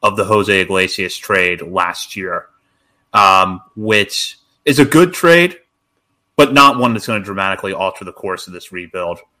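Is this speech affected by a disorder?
No.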